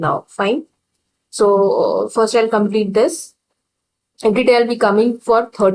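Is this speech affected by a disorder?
No.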